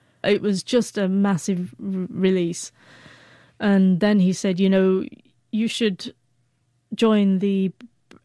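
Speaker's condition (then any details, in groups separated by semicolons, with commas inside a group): Stutter; stammer since childhood, hidden for about ten years by age sixteen; hid stammer by withdrawing and speaking as little as possible, fluent when typing; repeated sounds, blocks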